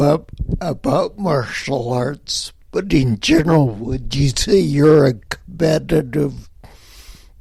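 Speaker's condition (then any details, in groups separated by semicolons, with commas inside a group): Spinocerebellar ataxia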